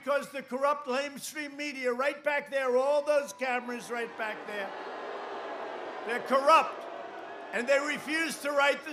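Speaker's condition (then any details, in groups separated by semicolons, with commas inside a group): No condition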